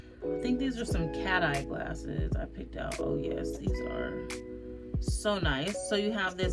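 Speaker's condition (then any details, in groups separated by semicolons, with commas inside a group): No condition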